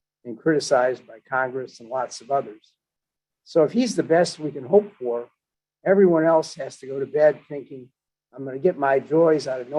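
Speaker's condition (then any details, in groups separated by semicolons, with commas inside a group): No condition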